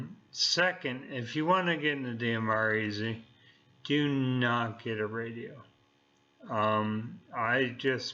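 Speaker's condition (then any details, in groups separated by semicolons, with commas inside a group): Neurological disease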